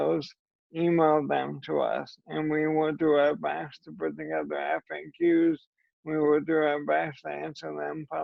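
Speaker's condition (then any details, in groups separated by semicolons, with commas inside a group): ALS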